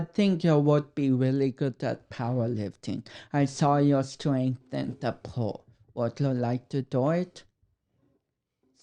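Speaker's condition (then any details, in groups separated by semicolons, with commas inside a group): Cerebral palsy; affects speech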